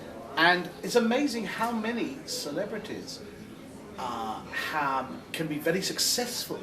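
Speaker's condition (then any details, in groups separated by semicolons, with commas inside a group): No condition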